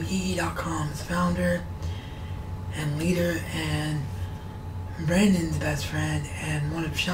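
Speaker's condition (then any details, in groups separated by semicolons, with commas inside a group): Cerebral palsy; wheelchair bound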